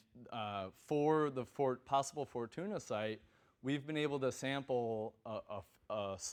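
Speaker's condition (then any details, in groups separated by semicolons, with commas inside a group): No condition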